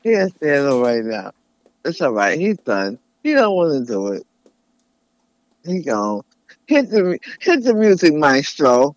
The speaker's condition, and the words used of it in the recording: Tongue cancer surgery. Still, I talk with a lisp.